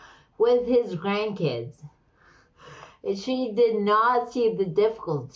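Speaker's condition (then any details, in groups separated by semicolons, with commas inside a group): Slurred speech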